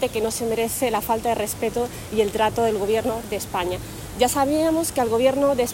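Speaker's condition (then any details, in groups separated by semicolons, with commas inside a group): No condition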